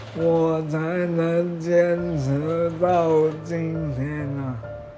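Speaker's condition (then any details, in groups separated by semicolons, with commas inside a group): Motor neuron disease; diagnosed 11 years ago, age 48; affects speech and movement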